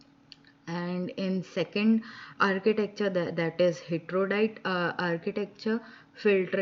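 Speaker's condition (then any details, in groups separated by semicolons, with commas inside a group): No condition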